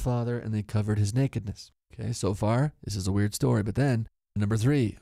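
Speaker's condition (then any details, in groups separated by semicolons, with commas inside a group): No condition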